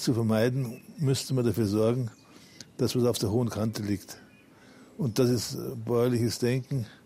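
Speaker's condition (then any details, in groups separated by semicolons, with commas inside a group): Parkinson's disease; public for about 11 years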